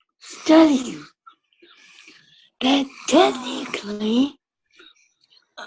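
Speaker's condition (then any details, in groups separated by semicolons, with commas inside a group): Cerebral palsy and ataxia; cerebral palsy and ataxia, tracheostomy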